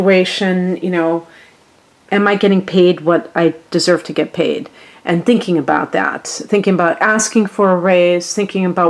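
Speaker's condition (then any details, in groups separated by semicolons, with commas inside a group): No condition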